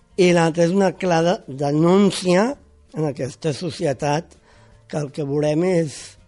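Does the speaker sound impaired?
Yes: Down syndrome; congenital, born with it.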